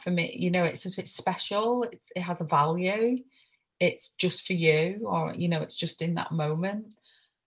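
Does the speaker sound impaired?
No.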